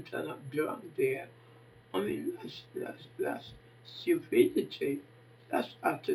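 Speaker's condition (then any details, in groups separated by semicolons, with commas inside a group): Facial palsy; can barely hear own speech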